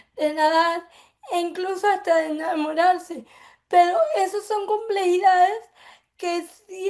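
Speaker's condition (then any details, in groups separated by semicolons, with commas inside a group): Cerebral palsy; from birth; affects speech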